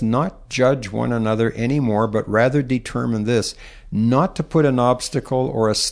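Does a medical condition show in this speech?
No.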